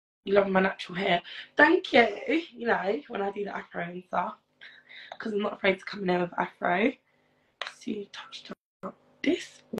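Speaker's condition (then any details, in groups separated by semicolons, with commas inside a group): No condition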